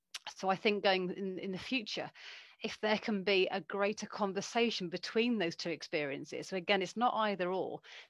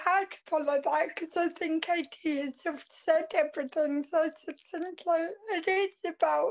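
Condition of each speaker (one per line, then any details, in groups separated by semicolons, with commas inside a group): No condition
Cerebral palsy; from birth, crutches, wheelchair, scooter, surgery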